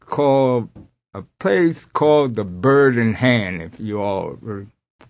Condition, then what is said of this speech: Aphasia. When I started singing and vocally talking to people, it doesn't go away, but it helps me to cope with it.